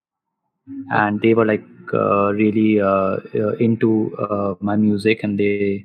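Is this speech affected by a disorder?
No.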